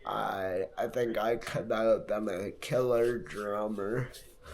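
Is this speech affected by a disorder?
Yes: multiple sclerosis.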